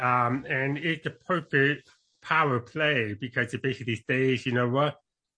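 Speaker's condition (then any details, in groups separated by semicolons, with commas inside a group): Born deaf; congenital deafness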